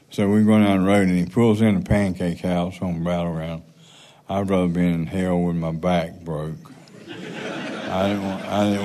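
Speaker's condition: Parkinson's

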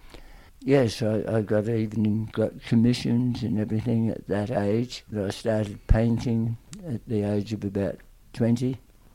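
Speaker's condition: Tongue cancer, aggressive; lasting speech and swallowing problems, still present to a certain extent

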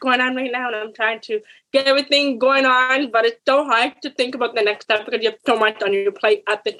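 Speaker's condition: Deafness; speech problem growing up, childhood speech therapy, teased for way of talking

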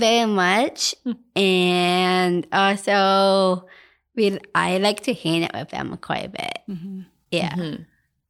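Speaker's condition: Down syndrome; adult woman

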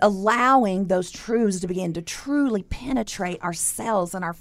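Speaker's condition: No condition

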